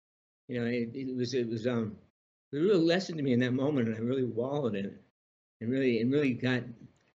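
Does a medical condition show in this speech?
Yes: Parkinson's disease; diagnosed about 30 years ago, benign spinal tumor, 6-hour surgery at Johns Hopkins, relearned walking; about 30 years since diagnosis, on Parkinson's medication, problems walking.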